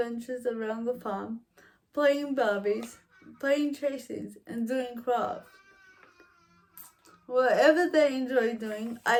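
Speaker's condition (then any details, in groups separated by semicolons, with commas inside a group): Cerebral palsy, mild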